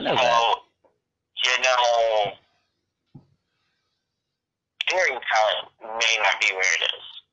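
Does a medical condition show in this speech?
Yes: cerebral palsy, very rare form; speech affected.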